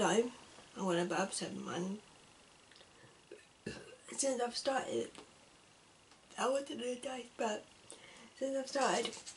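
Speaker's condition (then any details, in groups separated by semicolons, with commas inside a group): Cerebral palsy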